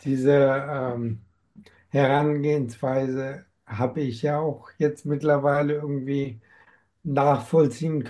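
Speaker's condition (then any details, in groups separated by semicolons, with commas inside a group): Amyotrophic lateral sclerosis; diagnosed at 47, slower course than other affected patients; has tried many approaches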